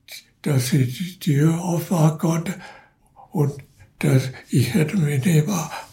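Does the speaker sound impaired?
Yes: Parkinson's disease; progressive Parkinson's disease, arm tremor, finger cramping, arm dislocated in car accident with ongoing pain; progressive worsening, cannot turn newspaper pages, in care home, LVR neurologist; could not speak properly during earlier sudden spinning vertigo episode, caller noticed voice, ambulance called.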